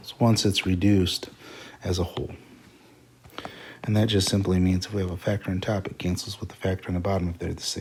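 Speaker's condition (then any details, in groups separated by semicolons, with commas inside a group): No condition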